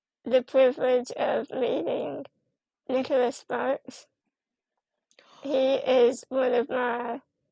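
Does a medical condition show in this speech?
Yes: spinal muscular atrophy.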